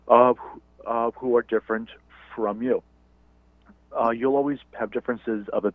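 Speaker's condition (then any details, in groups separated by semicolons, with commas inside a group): Stutter; stutter since birth, childhood trouble talking, bullied and teased in school for it; still stutters, loves to talk; repeated sounds, blocks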